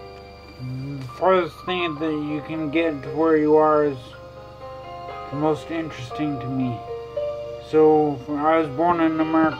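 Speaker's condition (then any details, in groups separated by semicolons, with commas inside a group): Traumatic brain injury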